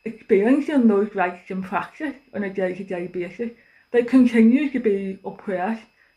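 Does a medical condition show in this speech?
Yes: deafness; cannot use telephone.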